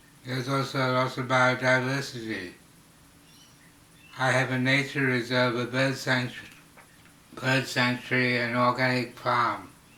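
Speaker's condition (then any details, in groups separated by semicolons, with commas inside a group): Slurred speech from poisoning; hypersalivation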